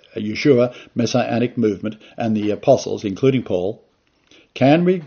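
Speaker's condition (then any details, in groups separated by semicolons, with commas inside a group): No condition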